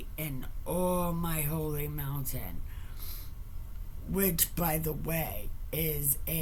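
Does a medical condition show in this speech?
Yes: brain injury.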